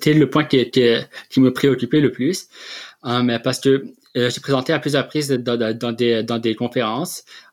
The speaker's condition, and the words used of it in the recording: Stuttering. Donc, s'il y a des blocages, des répétitions, c'est correct.